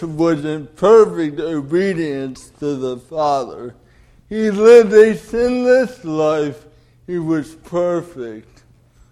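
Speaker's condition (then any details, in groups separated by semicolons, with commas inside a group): Cerebral palsy; oxygen loss at birth, cord around neck, delayed development, diagnosed at 18 months, Kennedy Krieger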